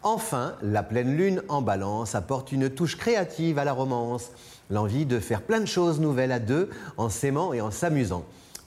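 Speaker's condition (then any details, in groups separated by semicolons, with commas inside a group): No condition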